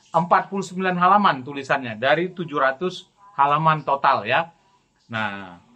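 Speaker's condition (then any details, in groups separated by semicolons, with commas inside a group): No condition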